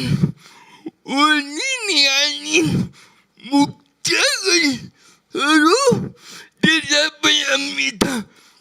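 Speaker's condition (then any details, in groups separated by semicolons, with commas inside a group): Brain lesion disability grade 1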